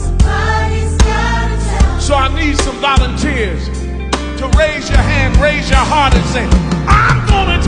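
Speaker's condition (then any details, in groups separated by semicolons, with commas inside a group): No condition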